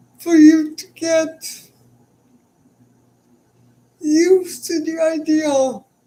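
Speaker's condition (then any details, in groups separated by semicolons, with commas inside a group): Cerebral palsy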